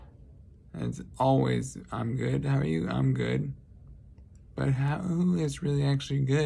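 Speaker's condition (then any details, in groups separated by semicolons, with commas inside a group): Traumatic brain injury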